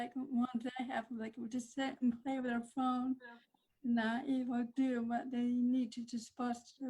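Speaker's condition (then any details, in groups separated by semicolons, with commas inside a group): Cerebral palsy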